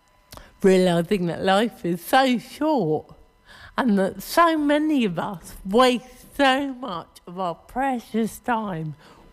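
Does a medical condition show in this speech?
Yes: cerebral palsy.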